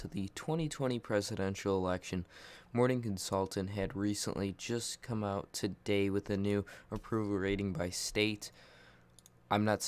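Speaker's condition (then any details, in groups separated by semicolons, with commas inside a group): No condition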